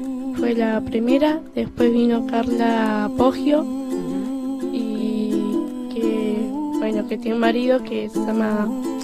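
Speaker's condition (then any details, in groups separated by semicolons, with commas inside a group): Down syndrome; 21 years old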